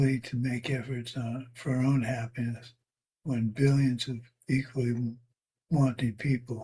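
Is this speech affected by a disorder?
Yes: Parkinson's; tremor varies day to day.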